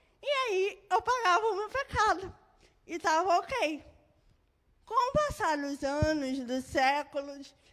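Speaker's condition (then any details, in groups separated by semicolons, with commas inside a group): Cerebral palsy; birth brain injury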